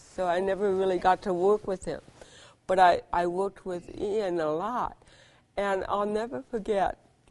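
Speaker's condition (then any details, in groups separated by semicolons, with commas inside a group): Cerebral palsy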